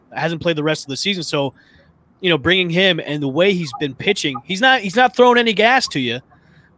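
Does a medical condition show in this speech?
No.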